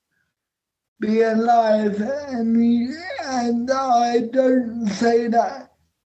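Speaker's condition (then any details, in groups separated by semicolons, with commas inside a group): Cerebral palsy; on medication three times daily after food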